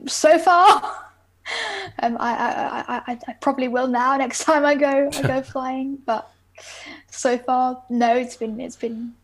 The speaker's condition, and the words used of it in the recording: Stuttering. Like if I'm really, really, really anxious, then I probably won't be able to say anything.